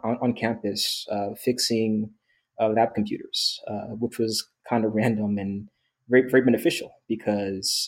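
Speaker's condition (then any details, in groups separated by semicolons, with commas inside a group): Stuttering; onset at age 10, worse when trying to impress or rushing, absent when singing or self-talk; stuttered during recording, reset by stopping, backing up, slowing rate; stutters when speaking too fast, muddy jumble, pauses, backs up, slows rate; repeated words, prolonged sounds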